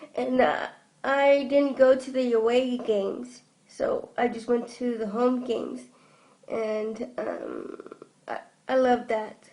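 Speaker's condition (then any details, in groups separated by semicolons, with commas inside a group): Cerebral palsy; from birth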